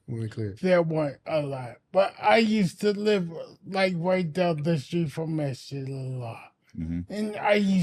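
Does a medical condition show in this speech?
Yes: anoxic brain injury.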